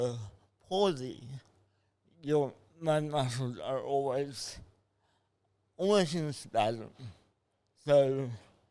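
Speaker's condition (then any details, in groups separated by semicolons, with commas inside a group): Cerebral palsy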